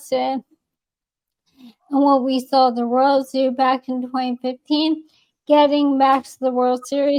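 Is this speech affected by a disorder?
Yes: ALS.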